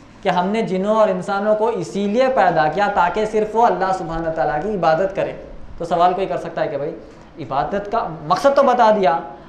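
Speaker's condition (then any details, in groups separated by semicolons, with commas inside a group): No condition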